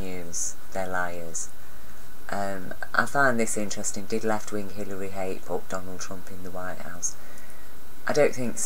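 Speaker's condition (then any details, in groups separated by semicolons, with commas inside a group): No condition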